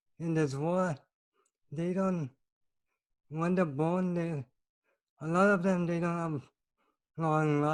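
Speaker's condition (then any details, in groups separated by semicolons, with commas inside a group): Cerebral palsy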